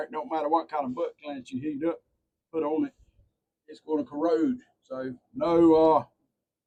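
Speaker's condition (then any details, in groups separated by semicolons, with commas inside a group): No condition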